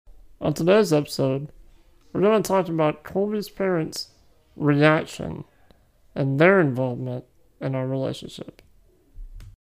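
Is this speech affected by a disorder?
Yes: muscular dystrophy; rare form of muscular dystrophy, life expectancy uncertain.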